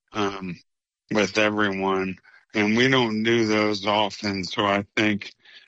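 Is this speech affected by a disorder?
Yes: ALS; ALS (motor neuron disease), diagnosed nearly three years earlier; slower progression.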